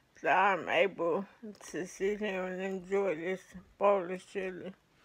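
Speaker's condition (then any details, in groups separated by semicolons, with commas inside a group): ALS; affects hands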